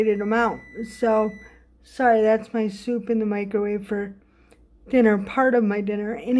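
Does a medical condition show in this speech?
Yes: cerebral palsy.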